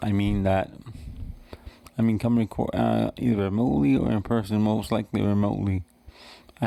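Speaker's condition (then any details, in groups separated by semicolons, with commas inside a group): Cerebral palsy; wheelchair user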